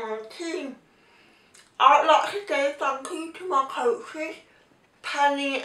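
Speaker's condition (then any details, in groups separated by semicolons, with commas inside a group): Cerebral palsy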